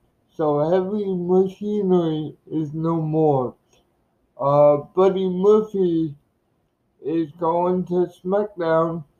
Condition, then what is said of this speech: Cerebral palsy. I talk not normal. That's because I have CP, and that's why I don't talk normal.